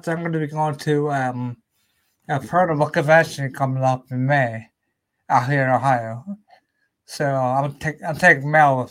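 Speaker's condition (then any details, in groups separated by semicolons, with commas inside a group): Cerebellar ataxia; shaky, symptoms before diagnosis, uses small roller when out goose hunting; slurs a bit, voice affected a little, may need to repeat himself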